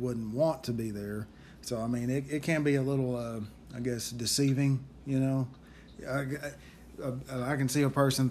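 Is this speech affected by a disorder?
No.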